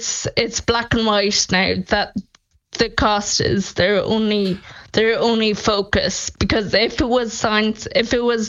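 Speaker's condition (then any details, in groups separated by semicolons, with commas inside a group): Friedreich's ataxia; diagnosed at age 12, progressive neurological condition, Skyclarys not funded by HSE drugs group; speech deteriorating, voice banking on software for couple of hours, offered synthetic voices, expects voice loss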